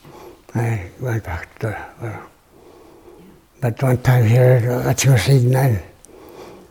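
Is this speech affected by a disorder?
Yes: Parkinson's; failing health; difficulty talking, halting speech with repeated words.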